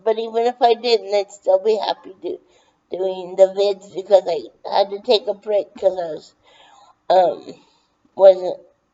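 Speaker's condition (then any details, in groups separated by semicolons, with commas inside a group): Brain injury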